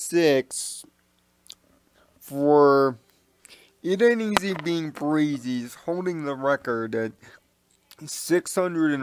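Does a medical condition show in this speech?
Yes: cerebral palsy.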